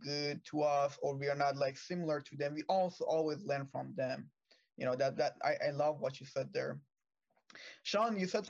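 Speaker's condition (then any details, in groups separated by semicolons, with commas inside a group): No condition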